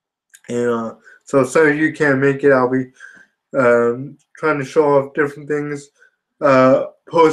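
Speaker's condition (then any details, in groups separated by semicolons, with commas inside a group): Spastic quadriplegia cerebral palsy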